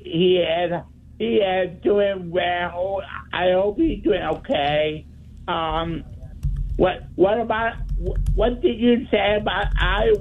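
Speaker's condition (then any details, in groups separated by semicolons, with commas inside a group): Speech impediment; tries to talk really clearly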